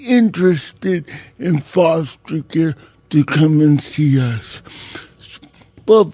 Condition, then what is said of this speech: Cerebral palsy. And I know I don't have a radio voice, but I have a face for radio.